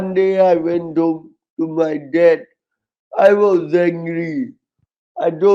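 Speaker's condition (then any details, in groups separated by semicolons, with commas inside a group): Cerebral palsy, severe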